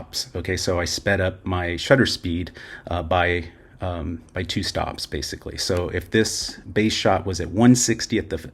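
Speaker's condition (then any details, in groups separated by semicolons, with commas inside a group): No condition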